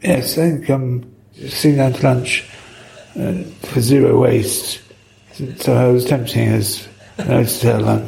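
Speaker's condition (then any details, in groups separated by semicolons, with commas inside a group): Parkinson's; affects speech, rare audio interview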